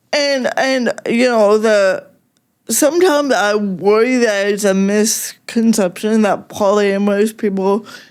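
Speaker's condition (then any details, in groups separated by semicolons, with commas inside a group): Cerebral palsy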